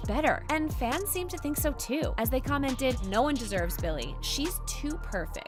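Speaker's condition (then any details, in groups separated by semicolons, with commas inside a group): No condition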